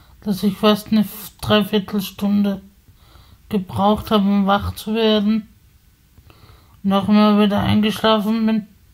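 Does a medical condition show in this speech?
Yes: spasticity from birth; multiple sclerosis.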